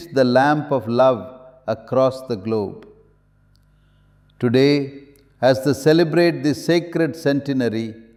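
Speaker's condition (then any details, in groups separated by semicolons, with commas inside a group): No condition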